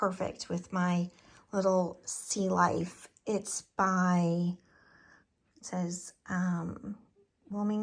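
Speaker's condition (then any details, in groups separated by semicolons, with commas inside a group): No condition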